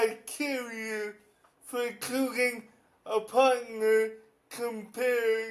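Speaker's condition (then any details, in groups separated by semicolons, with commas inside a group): Cerebral palsy; affects whole body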